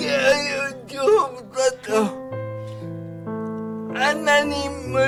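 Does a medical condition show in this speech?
Yes: brain lesion disability grade 1, severe.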